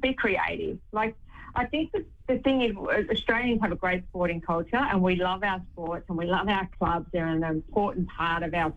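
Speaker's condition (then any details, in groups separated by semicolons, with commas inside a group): Deafness; wears hearing aids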